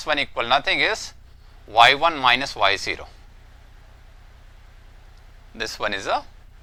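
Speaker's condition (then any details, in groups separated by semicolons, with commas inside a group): No condition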